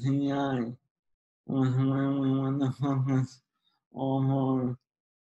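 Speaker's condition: ALS; diagnosed at 21, San Francisco ALS clinic, arm nerve issues, weak hands, trouble running, slow progressor; almost 13 years since diagnosis, wheelchair user, needs help showering, dressing and everyday tasks

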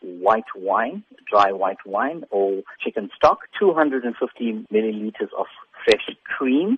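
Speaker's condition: No condition

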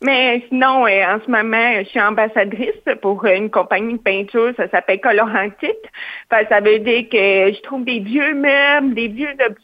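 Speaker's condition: Hearing loss with cochlear implant; hard of hearing, cochlear implant at age 4, operated very young, uses interpreters; masks make understanding others harder

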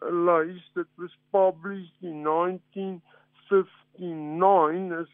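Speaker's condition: Cerebral palsy; affects speed of communication

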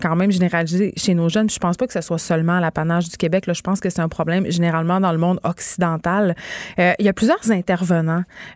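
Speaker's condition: No condition

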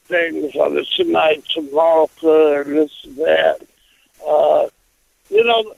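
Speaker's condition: Stroke; stroke at age 75; apologizes for presentation of speech after stroke, asks listeners to look for substance

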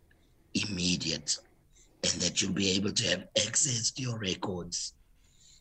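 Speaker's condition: Total laryngectomy; total laryngectomy for rare laryngeal cancer, suspected chondrosarcoma, surgeon Dr. Ismail, five operations, 24 days ICU; 25 months since laryngectomy, speaking with voice prosthesis since fifth operation; no natural voice, earlier Stephen Hawking-like voice, prior huskier voice, spasmodic dysphonia diagnosed

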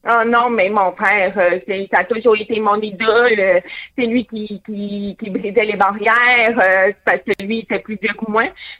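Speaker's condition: Hearing loss with cochlear implant; hard of hearing, born deaf, total silence when implant removed in water, lip reading helps; hears interviewer by phone through cochlear implant, some people harder to understand by phone; phone understanding varies by person

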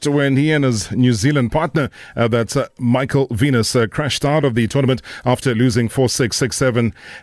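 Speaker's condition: No condition

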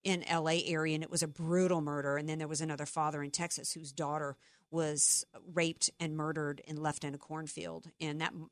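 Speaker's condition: No condition

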